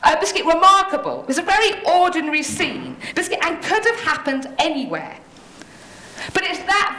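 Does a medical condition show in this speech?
Yes: Tourette syndrome; neurological, uncontrollable movements and noises called tics, several daily seizure-like ticking fits, support worker helps; frequent vocal tics throughout talk, 'hedgehog', unplanned phrases; vocal tics interrupt speech, involuntary words and phrases, ticking fits cause complete loss of speech control.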